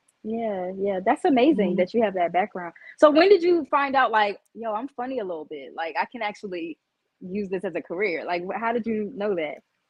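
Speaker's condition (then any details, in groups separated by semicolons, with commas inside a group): No condition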